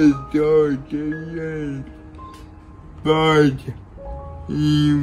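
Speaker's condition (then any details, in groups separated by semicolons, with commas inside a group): Cerebral palsy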